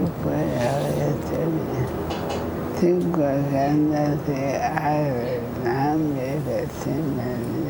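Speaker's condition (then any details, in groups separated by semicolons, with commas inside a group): ALS; practically unable to speak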